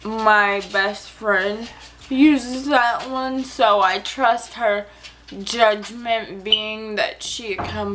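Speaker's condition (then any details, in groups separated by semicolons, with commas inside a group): Cerebral palsy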